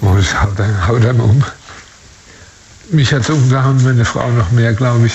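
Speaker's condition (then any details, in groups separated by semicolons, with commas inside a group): Parkinson's disease; early onset 15 years ago, first sign reduced arm swing while walking, physiotherapy ineffective, neurologist diagnosed via medication response; 15 years since onset, on Parkinson tablets, care case fully helped by wife, reduced activity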